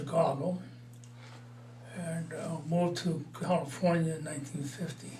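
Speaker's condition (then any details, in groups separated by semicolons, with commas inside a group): Parkinson's disease, mild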